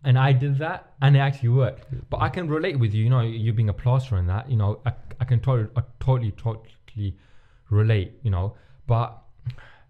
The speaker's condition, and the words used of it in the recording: Stuttering. Oh, by the way, if you guys don't know, I stammer.